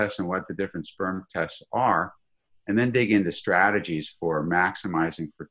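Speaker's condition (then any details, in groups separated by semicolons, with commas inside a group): No condition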